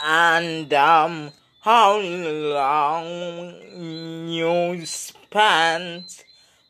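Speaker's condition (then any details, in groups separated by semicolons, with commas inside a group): Speech impediment; no speech therapy yet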